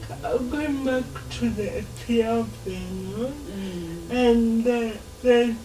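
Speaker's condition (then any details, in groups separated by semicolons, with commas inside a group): Cerebral palsy; since birth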